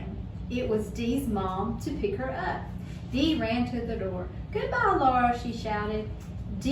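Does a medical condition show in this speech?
No.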